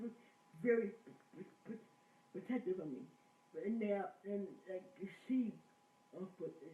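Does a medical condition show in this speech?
Yes: cerebral palsy.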